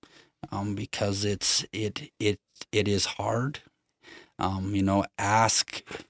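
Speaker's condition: Stutter; sound and word repetitions, repeated fillers uh, hesitations and restarts; repeated words, prolonged sounds

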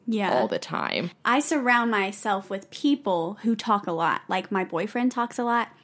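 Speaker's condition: No condition

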